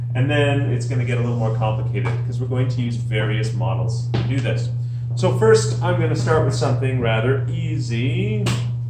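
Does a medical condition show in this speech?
No.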